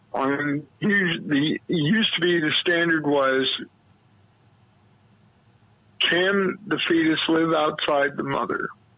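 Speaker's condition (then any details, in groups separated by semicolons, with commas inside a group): Cerebral palsy; month in incubator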